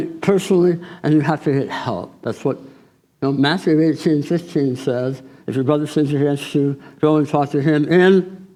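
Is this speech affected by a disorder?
Yes: tongue cancer surgery.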